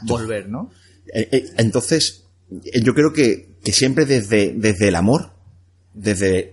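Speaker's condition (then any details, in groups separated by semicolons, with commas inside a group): Stuttering; formerly much worse; much reduced, fluency improved through personal development, handled well now; word and phrase repetitions, filler eh; repeated sounds, repeated words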